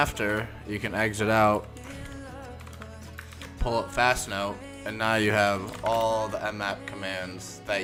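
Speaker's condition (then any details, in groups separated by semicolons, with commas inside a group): No condition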